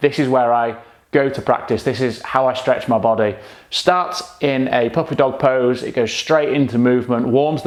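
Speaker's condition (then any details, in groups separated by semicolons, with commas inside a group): No condition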